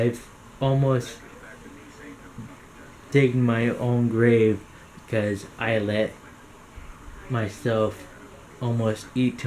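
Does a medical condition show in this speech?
Yes: cerebral palsy; caused by stroke hours after birth.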